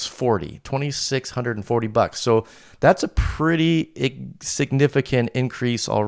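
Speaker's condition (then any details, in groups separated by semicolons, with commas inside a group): No condition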